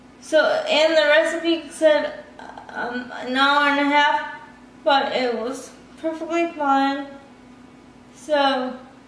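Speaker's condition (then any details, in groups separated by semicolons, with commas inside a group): Cerebral palsy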